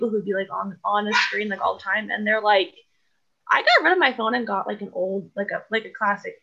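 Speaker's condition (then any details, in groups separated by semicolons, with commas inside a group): No condition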